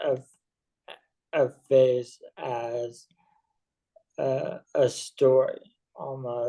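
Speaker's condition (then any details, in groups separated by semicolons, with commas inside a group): ALS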